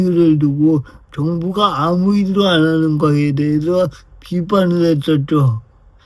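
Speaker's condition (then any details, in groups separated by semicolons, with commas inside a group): Brain lesion disability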